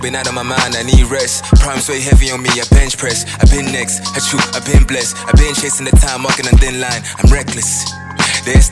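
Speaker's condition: No condition

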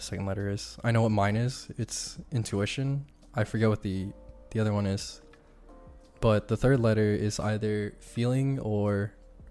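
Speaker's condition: No condition

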